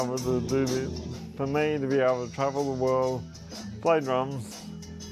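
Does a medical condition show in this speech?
Yes: cerebral palsy; from birth, wheelchair user.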